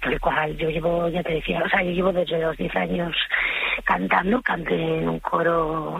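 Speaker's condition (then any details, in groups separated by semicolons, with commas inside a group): Vocal fold nodules; two vocal fold nodules, forbidden to sing but keeps performing, heavy voice use singing and training; voice worn after five gigs Friday to Sunday, propolis and licorice remedy, planning silence cure; voice broken and hoarse, breaks with heavy singing, falls back on Bonnie Tyler, Joaquín Sabina styles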